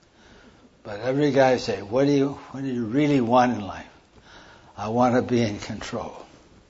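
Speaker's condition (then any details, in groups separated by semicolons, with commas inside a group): Parkinson's; hand tremor during talk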